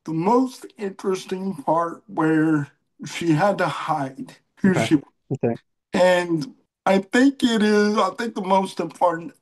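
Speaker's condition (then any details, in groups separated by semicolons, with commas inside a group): Cerebral palsy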